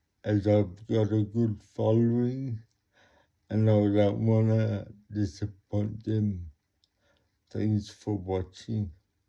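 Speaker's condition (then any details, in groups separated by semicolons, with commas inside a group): Cerebral palsy; talks slowly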